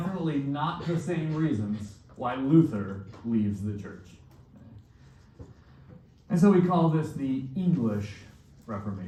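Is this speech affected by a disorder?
No.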